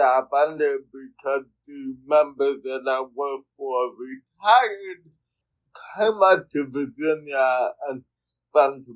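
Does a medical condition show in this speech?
Yes: cerebral palsy; speech therapy in childhood.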